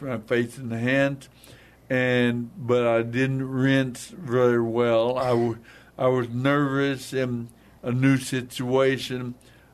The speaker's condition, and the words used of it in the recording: Stroke. They're wondering why that guy talks so funny.